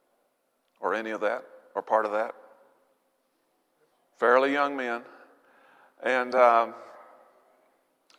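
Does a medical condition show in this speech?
No.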